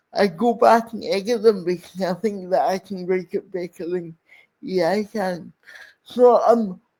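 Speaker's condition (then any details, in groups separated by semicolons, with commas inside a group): Cerebral palsy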